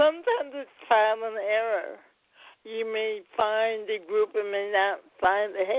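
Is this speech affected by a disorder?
Yes: cerebral palsy.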